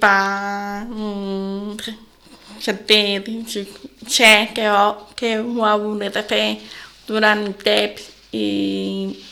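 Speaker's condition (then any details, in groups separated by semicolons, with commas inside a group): Deafness from birth, congenital; intonation different from hearing speakers, may not be understood well, host finds speech understandable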